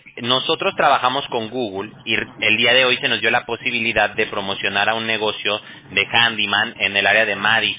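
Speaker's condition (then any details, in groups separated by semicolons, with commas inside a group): No condition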